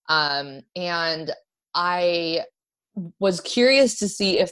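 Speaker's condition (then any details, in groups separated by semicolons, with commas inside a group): Stuttering; stuttering since childhood, runs in family, father and uncle mild stutter; adult, school speech therapy unhelpful, later fluency-specialist therapy focused on comfort with stuttering; vowels always difficult, stuttered on word Arizona in television introduction, no control over stuttering; prolonged sounds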